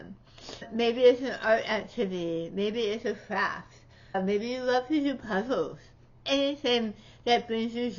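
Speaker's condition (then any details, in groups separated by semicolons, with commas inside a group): Tongue cancer surgery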